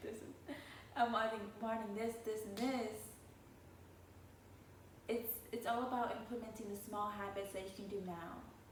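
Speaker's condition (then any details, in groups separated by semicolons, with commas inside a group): No condition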